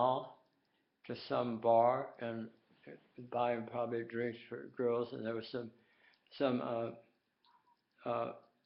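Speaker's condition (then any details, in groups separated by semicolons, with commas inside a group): Tongue cancer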